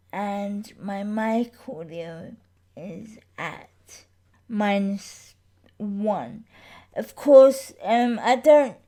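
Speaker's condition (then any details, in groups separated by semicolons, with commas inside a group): Cerebral palsy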